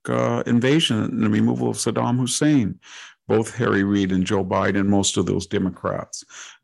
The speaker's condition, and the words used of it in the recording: No condition.